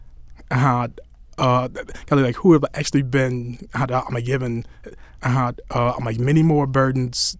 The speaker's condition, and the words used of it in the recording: Stuttering. That's one sort of reason why I still stutter now.